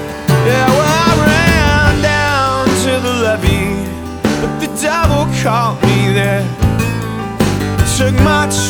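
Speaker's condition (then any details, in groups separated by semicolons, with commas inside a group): No condition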